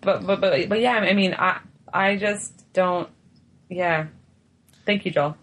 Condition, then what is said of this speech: Stuttering. And then there are times when I'm stuttering and I'm sure it looks clean, but in my head, I'm like, oh my God, I'm stuttering.